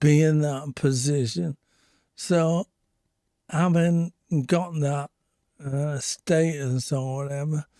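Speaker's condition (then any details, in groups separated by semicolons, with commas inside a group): Speech apraxia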